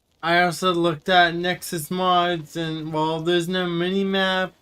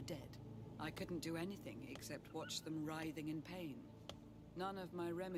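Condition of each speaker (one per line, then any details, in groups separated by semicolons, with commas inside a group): Cerebral palsy; wheelchair user
No condition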